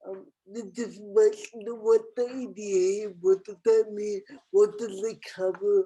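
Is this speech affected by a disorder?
Yes: cerebral palsy.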